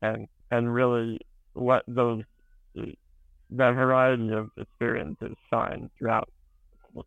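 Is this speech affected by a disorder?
Yes: spinal muscular atrophy.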